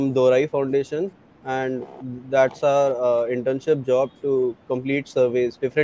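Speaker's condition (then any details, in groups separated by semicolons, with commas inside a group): No condition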